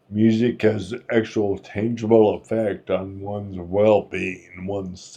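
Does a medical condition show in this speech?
Yes: Friedreich's ataxia.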